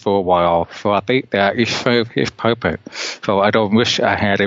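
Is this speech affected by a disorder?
Yes: deafness; cannot hear well, compensates by focusing visually on surroundings.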